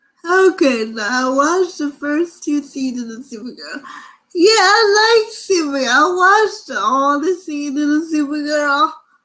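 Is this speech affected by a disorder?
Yes: cerebral palsy.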